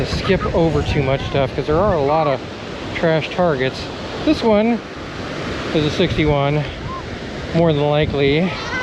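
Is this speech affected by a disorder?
No.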